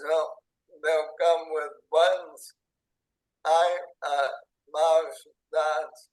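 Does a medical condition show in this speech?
Yes: ALS; onset in hands and arms, tracheostomy.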